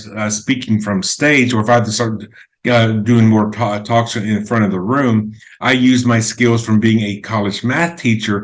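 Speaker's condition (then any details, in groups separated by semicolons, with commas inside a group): No condition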